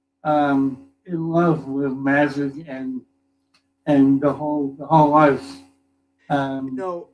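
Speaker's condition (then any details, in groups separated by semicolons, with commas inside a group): Cerebral palsy; present from birth, wheelchair until about age 8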